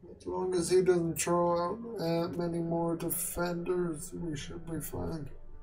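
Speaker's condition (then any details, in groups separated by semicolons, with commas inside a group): Quadriplegic cerebral palsy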